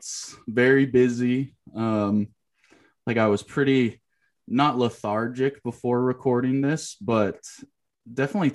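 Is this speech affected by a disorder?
No.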